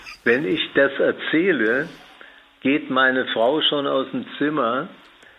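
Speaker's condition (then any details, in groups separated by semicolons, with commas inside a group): Parkinson's disease; tremor on holding a glass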